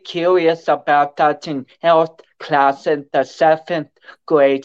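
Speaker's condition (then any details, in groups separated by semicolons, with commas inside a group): Cerebral palsy; affects speech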